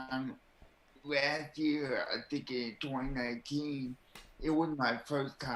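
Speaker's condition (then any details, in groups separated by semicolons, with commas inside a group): Cerebral palsy; quadriplegic form, all four limbs affected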